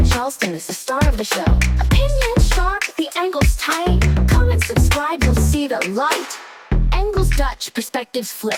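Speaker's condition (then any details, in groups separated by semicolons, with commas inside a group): No condition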